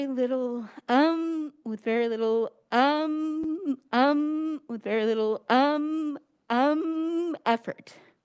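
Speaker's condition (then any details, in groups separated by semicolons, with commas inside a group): Cerebral palsy; stutters, clearer when medicated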